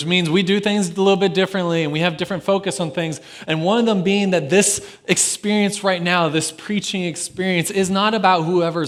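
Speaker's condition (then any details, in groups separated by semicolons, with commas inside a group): No condition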